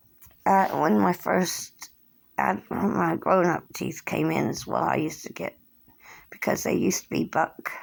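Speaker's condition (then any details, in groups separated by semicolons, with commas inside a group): Cerebral palsy; since birth, hand tremors; age 57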